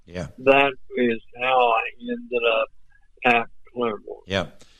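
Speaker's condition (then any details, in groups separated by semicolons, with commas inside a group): ALS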